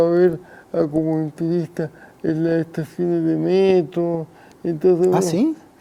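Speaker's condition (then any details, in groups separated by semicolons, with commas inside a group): Cerebral palsy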